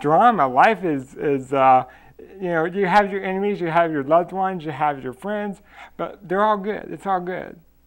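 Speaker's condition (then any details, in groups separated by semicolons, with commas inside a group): Cerebral palsy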